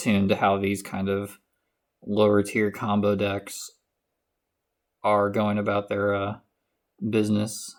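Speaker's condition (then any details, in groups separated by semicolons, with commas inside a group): No condition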